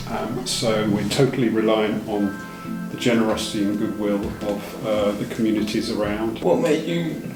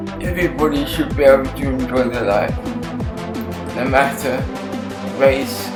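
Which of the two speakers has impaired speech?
The second: cerebral palsy; from birth, affects body.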